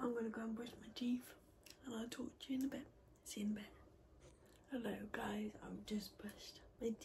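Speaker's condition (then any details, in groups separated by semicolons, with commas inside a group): Cerebral palsy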